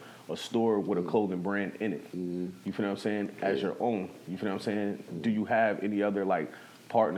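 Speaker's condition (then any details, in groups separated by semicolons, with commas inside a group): No condition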